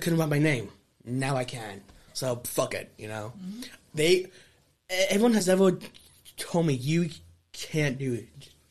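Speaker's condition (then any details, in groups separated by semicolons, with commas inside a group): Stutter; stutter since childhood, speech therapist in school; still has a stutter; no stuttering when performing in wrestling ring; prolonged sounds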